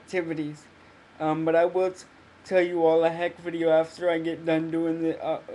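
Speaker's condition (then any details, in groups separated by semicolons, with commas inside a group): Cerebral palsy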